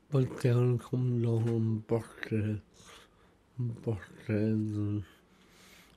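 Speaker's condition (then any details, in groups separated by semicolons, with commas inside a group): Acquired brain injury; months on life support machine, nearly switched off, given extra day and revived; others need time to get used to accent or way of speaking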